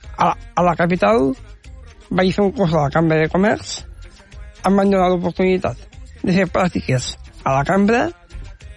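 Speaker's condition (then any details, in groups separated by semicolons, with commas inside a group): Down syndrome; speaks confidently on radio and in public, communicates ideas well, less nervous than many guests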